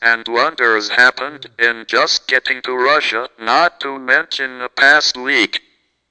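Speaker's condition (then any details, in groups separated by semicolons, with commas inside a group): Cerebral palsy, speech-generating device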